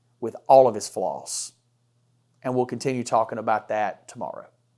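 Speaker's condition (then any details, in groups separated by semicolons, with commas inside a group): No condition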